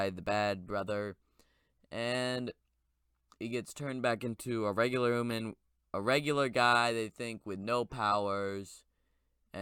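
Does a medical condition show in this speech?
No.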